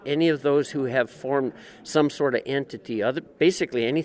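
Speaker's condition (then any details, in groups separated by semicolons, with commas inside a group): No condition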